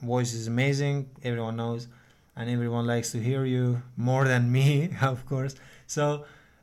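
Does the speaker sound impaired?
No.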